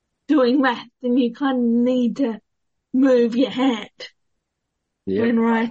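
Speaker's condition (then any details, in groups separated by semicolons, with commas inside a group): Cerebral palsy; therapies during schooling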